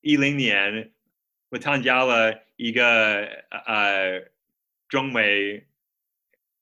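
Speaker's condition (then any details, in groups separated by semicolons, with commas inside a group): Stuttering; childhood stutter, fluency shaping in primary and middle school, stopped in high school, later avoidance reduction therapy; aims to stutter openly with forward-moving speech, no hard blocks or techniques to hide stutter; prolonged sounds, blocks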